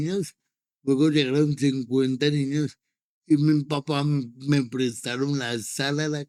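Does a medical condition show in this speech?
Yes: cerebral palsy.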